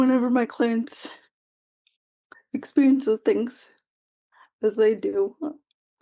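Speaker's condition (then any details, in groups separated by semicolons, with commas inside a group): Quadriplegic cerebral palsy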